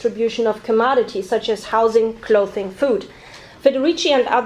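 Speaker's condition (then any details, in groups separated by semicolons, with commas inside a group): No condition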